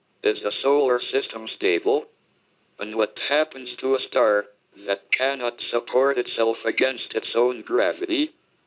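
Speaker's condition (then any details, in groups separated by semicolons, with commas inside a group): Motor neurone disease (ALS), speech-generating device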